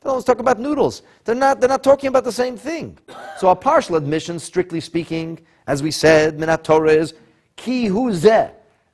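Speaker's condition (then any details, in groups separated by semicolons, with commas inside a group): No condition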